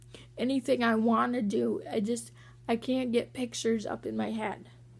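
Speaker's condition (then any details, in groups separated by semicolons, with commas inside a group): Cerebral palsy; walking sometimes hard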